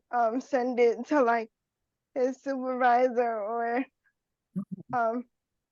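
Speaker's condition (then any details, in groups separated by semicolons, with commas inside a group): Cerebral palsy; wheelchair user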